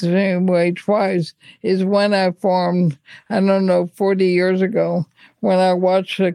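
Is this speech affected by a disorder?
Yes: ALS; thinking unaffected.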